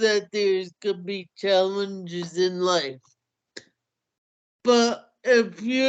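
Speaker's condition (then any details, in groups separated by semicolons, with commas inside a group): Cerebral palsy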